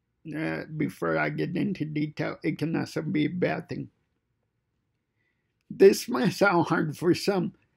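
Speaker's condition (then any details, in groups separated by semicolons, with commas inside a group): Cerebral palsy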